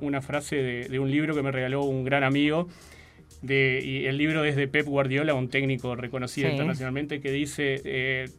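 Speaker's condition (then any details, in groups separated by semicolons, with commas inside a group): No condition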